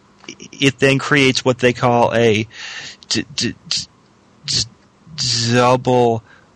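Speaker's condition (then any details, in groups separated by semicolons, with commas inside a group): Stuttering; person who stutters, most anxiety tied to stuttering; stuttered openly rather than hiding in past phone-heavy job, talked openly about stuttering; blocks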